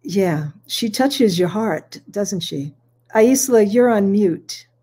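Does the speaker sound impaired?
No.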